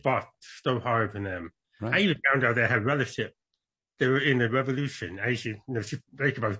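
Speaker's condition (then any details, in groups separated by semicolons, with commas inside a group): Deafness; congenital deafness, born deaf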